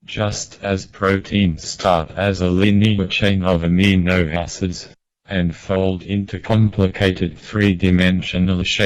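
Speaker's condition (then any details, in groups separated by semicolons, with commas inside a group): MND, speech-generating device; breathing impaired, required surgery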